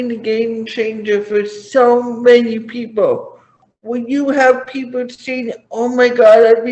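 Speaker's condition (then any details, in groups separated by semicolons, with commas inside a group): Cerebral palsy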